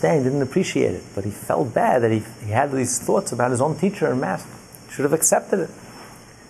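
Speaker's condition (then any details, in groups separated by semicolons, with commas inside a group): No condition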